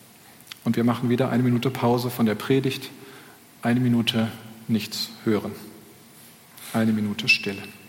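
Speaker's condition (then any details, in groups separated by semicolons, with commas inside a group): No condition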